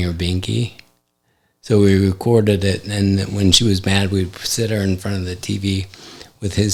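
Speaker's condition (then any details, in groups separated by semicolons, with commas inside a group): ALS; affects hand function; recently diagnosed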